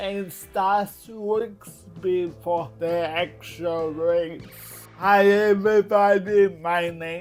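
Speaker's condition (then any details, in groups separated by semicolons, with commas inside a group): Cerebral palsy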